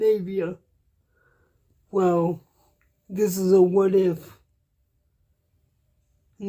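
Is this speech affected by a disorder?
Yes: cerebral palsy; cannot walk, uses wheelchair.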